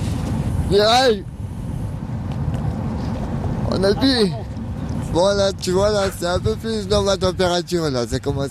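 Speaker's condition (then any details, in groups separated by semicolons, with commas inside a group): Cerebral palsy; cerebral palsy from extreme prematurity, born at 6 months, twin pregnancy, neuromotor brain cells damaged; six personal care assistants in turn around the clock, body coping with nine-day ride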